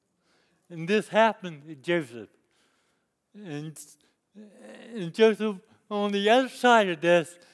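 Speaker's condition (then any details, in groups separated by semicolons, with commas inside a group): Cerebral palsy; lifelong disability since youth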